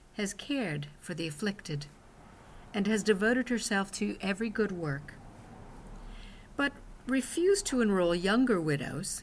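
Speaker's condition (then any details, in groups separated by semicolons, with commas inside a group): No condition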